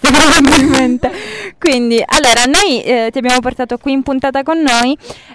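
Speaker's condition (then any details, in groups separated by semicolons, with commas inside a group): No condition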